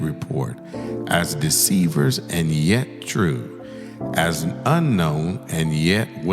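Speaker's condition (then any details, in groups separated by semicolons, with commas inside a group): No condition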